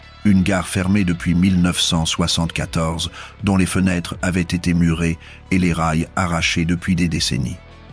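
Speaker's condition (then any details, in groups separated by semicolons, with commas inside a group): No condition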